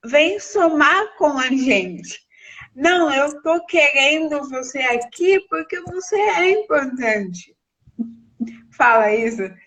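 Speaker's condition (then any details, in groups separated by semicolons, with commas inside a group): Cerebral palsy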